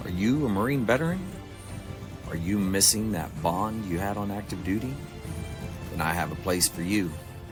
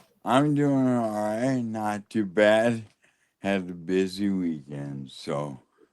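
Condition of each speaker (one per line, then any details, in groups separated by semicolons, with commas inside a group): No condition
Lou Gehrig's disease (ALS); right side and left hand weakness, cane, leg brace; voice going, slurring worsens with longer talking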